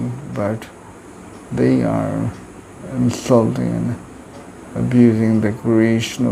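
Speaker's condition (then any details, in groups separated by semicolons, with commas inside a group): Cerebral palsy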